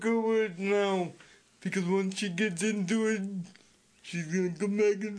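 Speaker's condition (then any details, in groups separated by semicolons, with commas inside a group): Speech impediment; sometimes hard for others to understand, masked poll worker behind plexiglass could not understand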